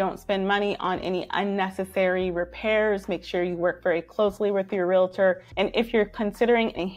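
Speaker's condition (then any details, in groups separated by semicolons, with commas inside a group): No condition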